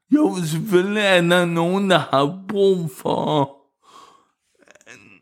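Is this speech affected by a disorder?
Yes: cerebral palsy; wheelchair user.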